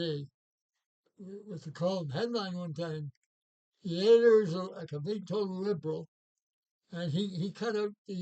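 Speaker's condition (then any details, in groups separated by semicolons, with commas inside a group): Parkinson's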